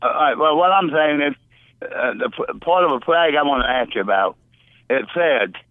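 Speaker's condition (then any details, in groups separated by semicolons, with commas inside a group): Stroke; stroke about two years ago; caller worries listeners may not understand speech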